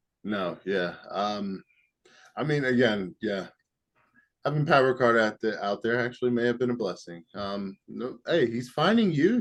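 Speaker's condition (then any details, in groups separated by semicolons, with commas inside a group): No condition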